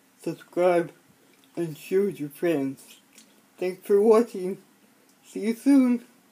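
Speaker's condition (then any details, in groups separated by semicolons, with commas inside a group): Cerebral palsy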